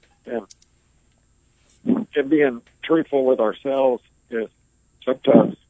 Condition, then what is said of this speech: ALS (motor neuron disease). He was diagnosed in September of 2000, and he's able to speak.